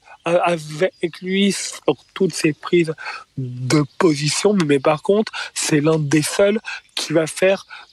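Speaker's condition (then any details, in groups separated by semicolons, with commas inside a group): Stuttering; stuttering diagnosed at age four, first misdiagnosed as Tourette syndrome by a psychiatrist; imperfect elocution, rhythm less radio-like than usual, audience once thought stutter was acted; prolonged sounds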